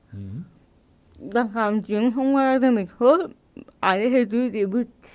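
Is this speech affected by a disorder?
Yes: cerebral palsy.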